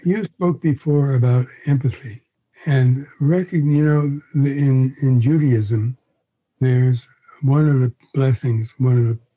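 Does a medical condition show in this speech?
Yes: Parkinson's disease; onset around age 81, first noticed sign frozen mask-like face, diagnosed by neurologist, progressive; chief symptom exhaustion, torpor, sluggishness, lethargy rather than tremor.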